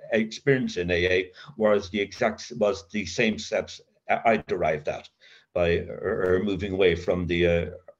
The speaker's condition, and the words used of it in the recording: Stuttering. But one of the, one of the consequence of that is that my voice never feels like it's my voice.